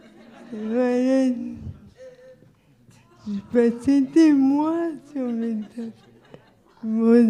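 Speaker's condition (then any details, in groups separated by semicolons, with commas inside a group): Locked-in syndrome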